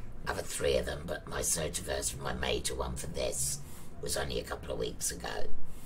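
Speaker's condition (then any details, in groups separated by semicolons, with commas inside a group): Laryngectomy; laryngectomy for thyroid cancer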